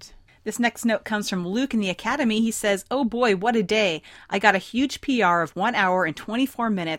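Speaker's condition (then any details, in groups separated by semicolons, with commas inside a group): No condition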